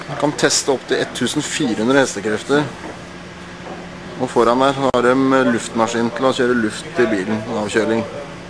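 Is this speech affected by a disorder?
No.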